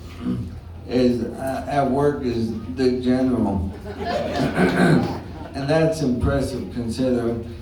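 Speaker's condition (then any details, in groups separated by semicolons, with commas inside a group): ALS; some speech trouble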